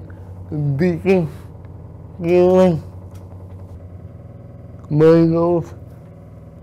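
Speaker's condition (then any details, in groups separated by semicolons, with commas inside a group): Cerebral palsy; difficulty speaking, sometimes not understood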